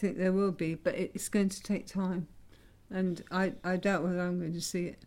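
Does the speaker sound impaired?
Yes: Parkinson's disease; diagnosed 1997, dopamine shortage causes stiffness, specialist Ray Chowdhury delayed dopamine, dopamine agonist then pump; about 15 years since diagnosis, pump prevents seizing up on stage.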